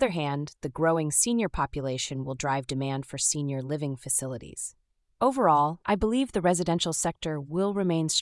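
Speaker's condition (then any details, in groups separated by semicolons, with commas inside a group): No condition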